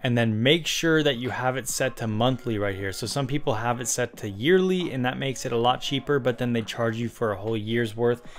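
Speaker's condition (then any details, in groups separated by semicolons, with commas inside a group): No condition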